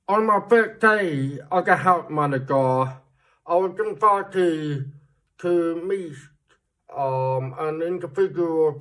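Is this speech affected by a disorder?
Yes: deafness; born deaf, childhood speech therapy at John Tracy speech therapy school in US, mother-supported, lip reads; very clear per host, sounds like late-deafened speaker, captions offered in case unclear.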